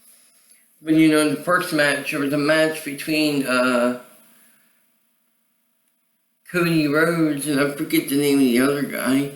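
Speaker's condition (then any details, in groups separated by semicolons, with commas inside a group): Cerebral palsy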